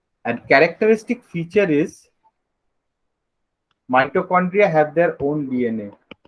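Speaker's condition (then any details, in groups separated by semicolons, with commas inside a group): No condition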